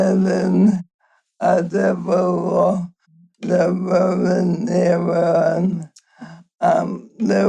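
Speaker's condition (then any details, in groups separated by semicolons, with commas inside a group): ALS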